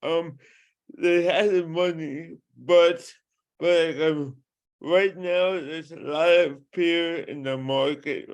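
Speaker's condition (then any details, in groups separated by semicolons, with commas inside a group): Cerebral palsy; speech impediment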